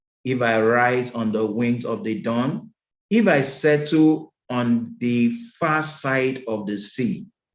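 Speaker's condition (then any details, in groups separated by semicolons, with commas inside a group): No condition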